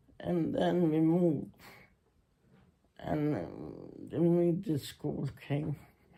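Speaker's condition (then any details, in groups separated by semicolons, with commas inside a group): Muscular Parkinson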